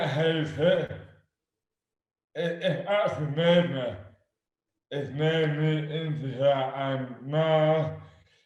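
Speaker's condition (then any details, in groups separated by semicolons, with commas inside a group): Dystonia; affects hands and speech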